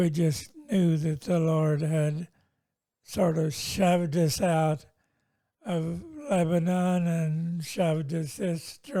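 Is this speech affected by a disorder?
Yes: multiple sclerosis.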